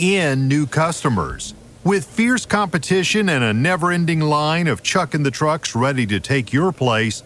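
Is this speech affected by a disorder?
No.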